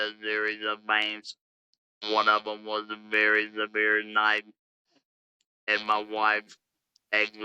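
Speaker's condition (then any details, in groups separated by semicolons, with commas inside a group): Laryngectomy, electrolarynx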